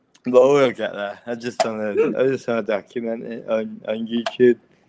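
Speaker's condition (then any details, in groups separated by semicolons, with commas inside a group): Cerebral palsy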